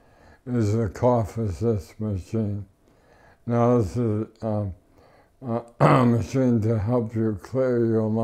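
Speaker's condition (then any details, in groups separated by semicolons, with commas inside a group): ALS; mucus once blocked airway, could not breathe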